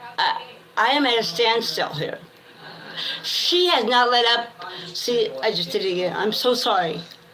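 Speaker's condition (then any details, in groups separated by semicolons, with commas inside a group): Cerebral palsy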